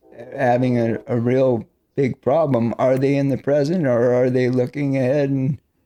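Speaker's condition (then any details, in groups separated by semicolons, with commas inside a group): ALS; progressive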